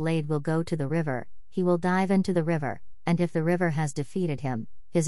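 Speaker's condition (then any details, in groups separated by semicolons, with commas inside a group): No condition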